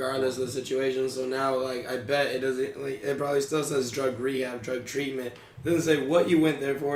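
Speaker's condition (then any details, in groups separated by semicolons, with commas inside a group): No condition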